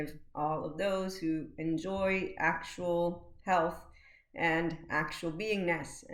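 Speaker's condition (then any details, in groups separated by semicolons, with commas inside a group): No condition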